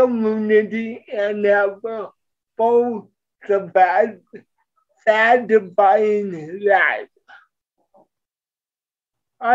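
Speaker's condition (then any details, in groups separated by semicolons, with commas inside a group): Cerebral palsy; present from birth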